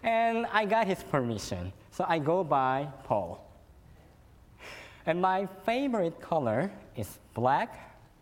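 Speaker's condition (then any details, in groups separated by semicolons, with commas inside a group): Cleft lip and palate; fed formula and cow milk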